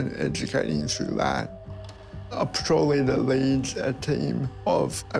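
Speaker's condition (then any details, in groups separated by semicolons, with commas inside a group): Cerebral palsy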